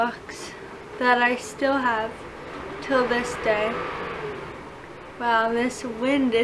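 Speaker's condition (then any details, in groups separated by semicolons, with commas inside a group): Cerebral palsy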